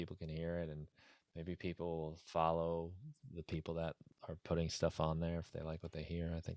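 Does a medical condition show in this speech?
No.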